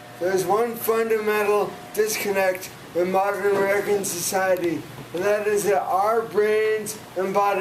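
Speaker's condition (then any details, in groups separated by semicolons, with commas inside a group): Severe brain injury; walked on parallel bars months after injury, occupational and physical therapy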